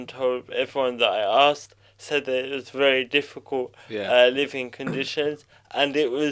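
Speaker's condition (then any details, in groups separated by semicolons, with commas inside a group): Cerebral palsy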